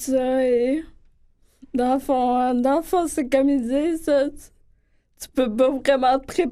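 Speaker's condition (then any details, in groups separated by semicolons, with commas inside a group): Friedreich's ataxia; diagnosed at age 15, now age 30, progressive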